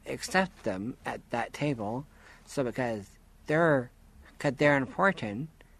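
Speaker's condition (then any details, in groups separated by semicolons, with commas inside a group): Down syndrome; disability since childhood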